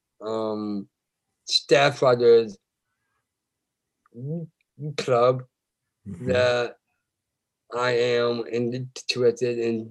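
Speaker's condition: Down syndrome

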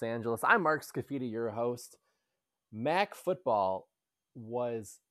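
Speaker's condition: No condition

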